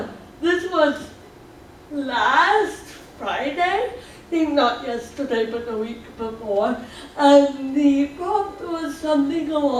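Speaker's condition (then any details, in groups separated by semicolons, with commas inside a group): Cerebral palsy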